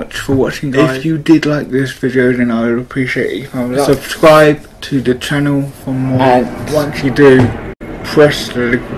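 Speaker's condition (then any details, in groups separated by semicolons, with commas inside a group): Cerebral palsy, mild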